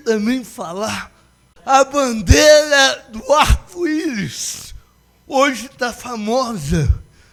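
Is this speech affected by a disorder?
Yes: cerebral palsy.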